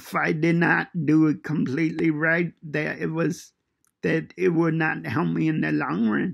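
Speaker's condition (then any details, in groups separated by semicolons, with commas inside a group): Cerebral palsy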